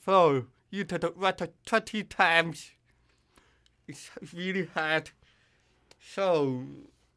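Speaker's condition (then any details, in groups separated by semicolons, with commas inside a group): Hearing loss with cochlear implant; relies on others' volume feedback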